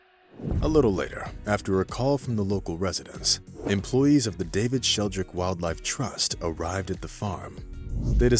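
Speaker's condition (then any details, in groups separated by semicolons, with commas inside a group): No condition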